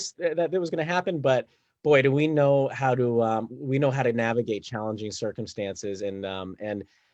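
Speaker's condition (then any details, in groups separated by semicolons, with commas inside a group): No condition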